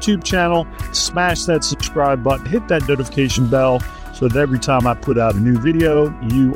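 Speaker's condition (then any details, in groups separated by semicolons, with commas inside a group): No condition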